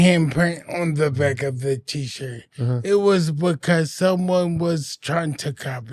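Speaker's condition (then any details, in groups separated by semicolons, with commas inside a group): Anoxic brain injury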